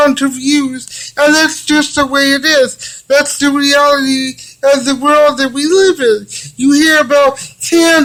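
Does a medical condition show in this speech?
Yes: cerebral palsy; from birth; physical therapy.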